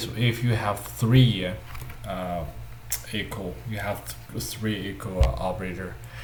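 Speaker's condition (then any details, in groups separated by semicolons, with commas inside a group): No condition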